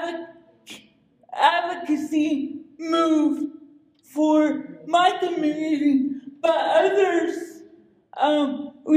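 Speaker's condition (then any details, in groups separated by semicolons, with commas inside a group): Cerebral palsy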